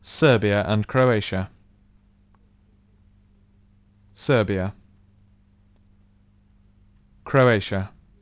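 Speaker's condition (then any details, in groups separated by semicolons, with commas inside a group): No condition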